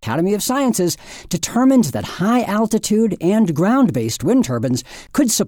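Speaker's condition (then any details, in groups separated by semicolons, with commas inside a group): No condition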